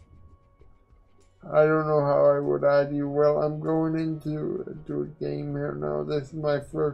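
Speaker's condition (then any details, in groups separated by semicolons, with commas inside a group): Quadriplegic cerebral palsy; uses one hand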